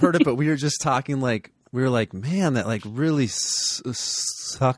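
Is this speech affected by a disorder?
Yes: stuttering; severity varies over time; newborn son three weeks ago, less sleep possibly contributing; blocks up to about ten seconds, no avoidance or circumlocution; here repeated sounds, prolonged sounds.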